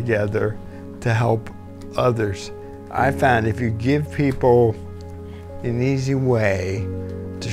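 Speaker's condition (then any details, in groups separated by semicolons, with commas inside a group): ALS; two or more years since diagnosis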